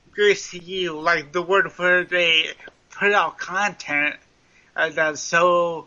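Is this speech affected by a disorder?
Yes: cerebral palsy; mild form, lifelong since childhood, trouble writing, slow running, mile took 21 minutes, school accommodations; speech impediment present during recording; sounds like Wendy's drive-through speaker box, may sound drunk.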